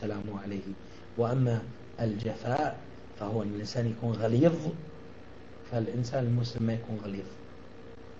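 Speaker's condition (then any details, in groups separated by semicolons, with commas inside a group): No condition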